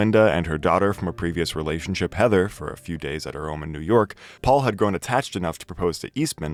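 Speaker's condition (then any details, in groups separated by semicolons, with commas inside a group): No condition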